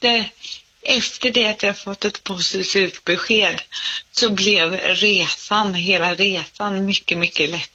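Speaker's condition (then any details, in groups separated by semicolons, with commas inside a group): Cerebral palsy; speech slightly affected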